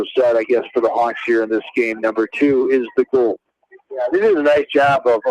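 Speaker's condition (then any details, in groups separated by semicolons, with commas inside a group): No condition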